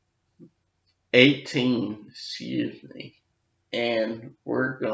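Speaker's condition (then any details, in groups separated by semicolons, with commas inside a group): Brain injury with dysarthria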